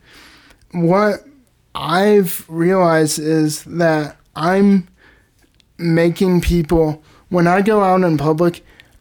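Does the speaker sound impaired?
Yes: cerebral palsy; spastic quadriplegic, all four limbs impaired, oxygen lack at birth, motor brain area damaged, diagnosed age 3.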